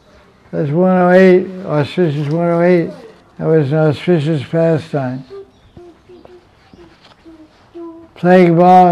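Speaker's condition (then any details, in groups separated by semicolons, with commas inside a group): Deafness; unsure of microphone volume, asks audience whether heard, finds sound way too loud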